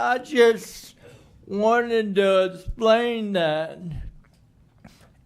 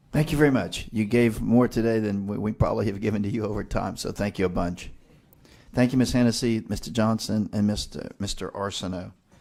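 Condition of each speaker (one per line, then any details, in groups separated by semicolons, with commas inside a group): Cerebral palsy; impaired muscle coordination, brain damage; diagnosed two and a half years ago
No condition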